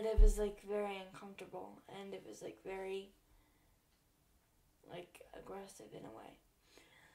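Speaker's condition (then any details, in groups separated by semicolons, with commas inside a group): Cerebral palsy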